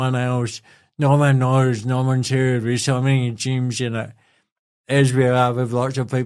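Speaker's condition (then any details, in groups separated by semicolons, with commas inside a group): Cerebral palsy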